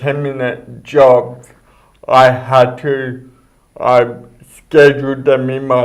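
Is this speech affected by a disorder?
Yes: cerebral palsy; affects walking, coordination, speech; can walk; speech impediment, noticeable voice.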